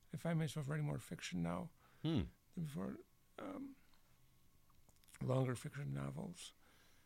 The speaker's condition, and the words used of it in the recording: Parkinson's disease. In fact, my voice is so bad today is a direct symptom.